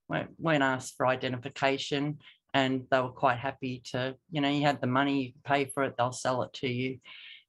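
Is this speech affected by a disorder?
No.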